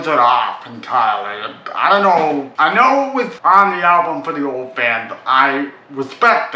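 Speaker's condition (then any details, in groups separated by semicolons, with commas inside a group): Cerebral palsy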